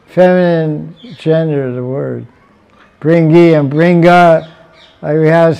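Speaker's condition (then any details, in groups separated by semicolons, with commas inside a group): Deafness; fluent spoken lecture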